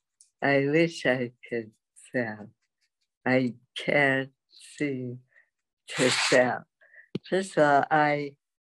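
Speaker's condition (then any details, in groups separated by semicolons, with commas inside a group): Dystonia; speech loss began after UCLA, mute 40 years, typed needs on typewriter, symptoms when speaking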